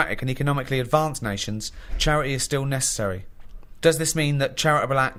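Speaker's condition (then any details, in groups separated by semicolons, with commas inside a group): No condition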